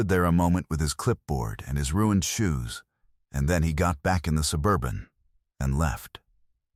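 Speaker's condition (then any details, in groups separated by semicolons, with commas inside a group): No condition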